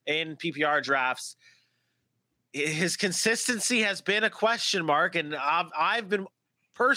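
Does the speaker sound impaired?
No.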